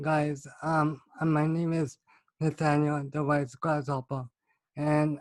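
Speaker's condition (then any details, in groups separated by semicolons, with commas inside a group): Cerebral palsy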